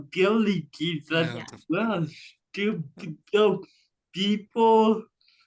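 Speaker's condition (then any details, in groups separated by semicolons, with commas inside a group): Cerebral palsy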